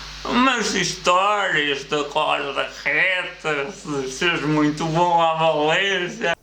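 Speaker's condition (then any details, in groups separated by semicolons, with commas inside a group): Cerebral palsy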